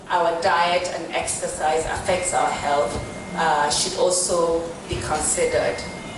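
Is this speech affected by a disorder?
No.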